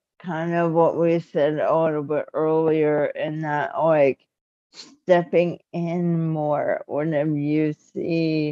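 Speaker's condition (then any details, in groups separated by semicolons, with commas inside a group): Cerebral palsy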